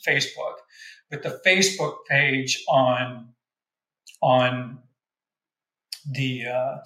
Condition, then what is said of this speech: Stuttering. Yeah, so you wouldn't have recognized me because if you were with me more, because it's stutter, it's paranoia, it's I can do this, but I can't do this.